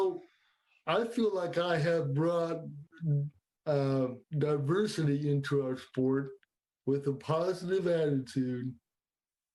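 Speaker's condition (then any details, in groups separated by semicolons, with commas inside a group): Cerebral palsy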